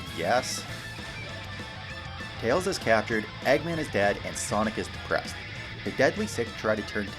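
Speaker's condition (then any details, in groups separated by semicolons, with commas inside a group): No condition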